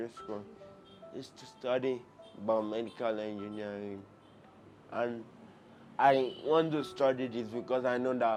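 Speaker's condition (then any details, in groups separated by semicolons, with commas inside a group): Cerebral palsy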